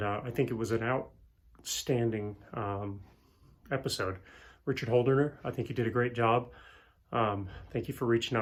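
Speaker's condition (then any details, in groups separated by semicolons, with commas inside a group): No condition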